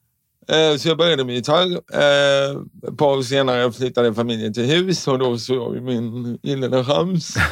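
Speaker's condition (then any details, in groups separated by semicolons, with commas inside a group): Cerebral palsy; constant tension in all muscles, shorter muscles, stiffness, left leg turns inward; milder than some with cerebral palsy, ongoing speech impediment; tongue completely stiff in childhood, speech therapist to train speech, speech impediment now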